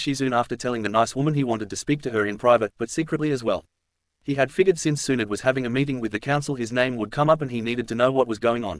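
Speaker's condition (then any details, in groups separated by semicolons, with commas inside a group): No condition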